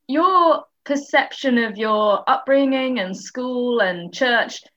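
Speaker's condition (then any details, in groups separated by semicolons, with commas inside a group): No condition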